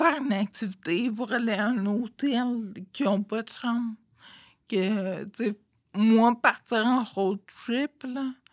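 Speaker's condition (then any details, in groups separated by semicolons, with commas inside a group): Friedreich's ataxia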